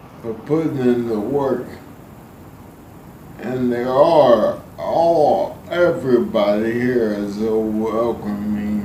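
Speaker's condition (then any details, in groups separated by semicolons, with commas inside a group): ALS; spasticity main symptom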